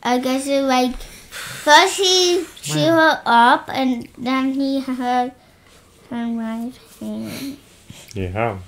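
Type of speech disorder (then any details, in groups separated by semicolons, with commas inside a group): Childhood apraxia of speech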